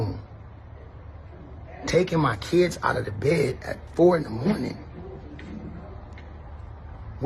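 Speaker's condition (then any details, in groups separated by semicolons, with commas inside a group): No condition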